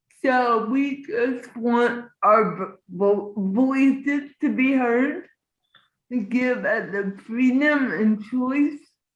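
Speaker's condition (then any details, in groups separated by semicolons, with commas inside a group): Cerebral palsy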